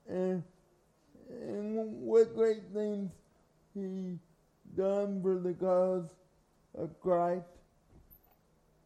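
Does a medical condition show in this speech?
Yes: cerebral palsy; from birth.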